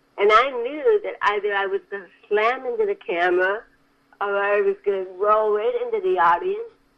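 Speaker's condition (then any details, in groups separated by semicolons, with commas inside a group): Cerebral palsy; from birth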